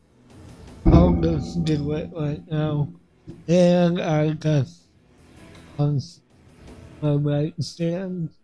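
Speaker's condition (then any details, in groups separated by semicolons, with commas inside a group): Cerebral palsy; affects voice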